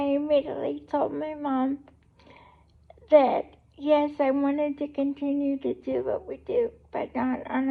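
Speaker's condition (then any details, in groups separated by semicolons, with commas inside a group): Cerebral palsy; able to talk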